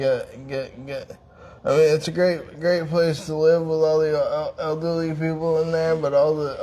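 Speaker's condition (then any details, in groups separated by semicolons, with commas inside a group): Traumatic brain injury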